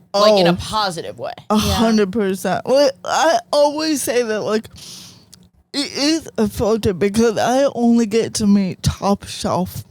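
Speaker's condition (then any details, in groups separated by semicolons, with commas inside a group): Cerebral palsy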